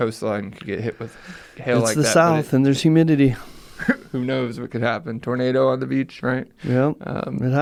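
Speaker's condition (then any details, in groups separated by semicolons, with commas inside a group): No condition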